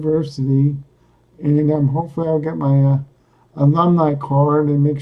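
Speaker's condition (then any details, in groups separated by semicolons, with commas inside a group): Cerebral palsy; caused by trauma; speaks coherently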